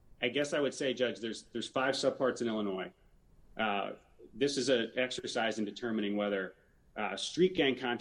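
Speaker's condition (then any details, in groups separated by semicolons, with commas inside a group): No condition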